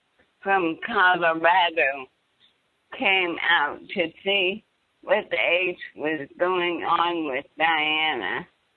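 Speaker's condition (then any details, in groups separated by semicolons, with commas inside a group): ALS, bulbar palsy; faltering voice as first symptom, throat problems first treated as H. Pylori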